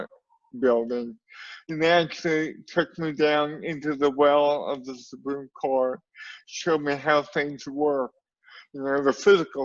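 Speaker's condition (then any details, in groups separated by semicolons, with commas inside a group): Cerebral palsy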